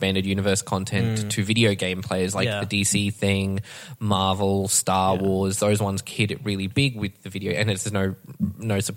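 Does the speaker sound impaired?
No.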